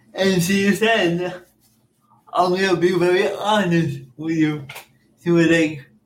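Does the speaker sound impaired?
Yes: cerebral palsy; caused by oxygen loss at birth.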